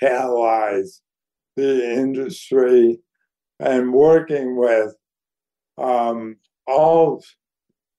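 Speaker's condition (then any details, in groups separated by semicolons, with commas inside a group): ALS; declining health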